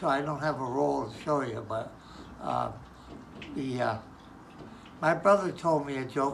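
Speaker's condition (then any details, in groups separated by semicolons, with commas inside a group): Parkinson's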